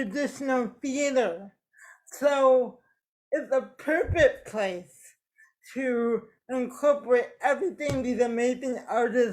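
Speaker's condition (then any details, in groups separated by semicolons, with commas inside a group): Cerebral palsy; affects speech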